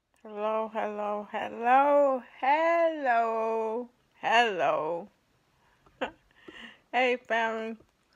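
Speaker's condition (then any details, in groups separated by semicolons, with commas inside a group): ALS; affects hands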